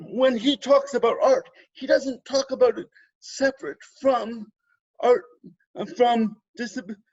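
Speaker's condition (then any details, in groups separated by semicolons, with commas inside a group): Cerebral palsy; spastic type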